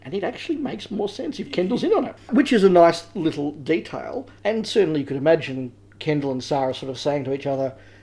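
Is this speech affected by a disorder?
No.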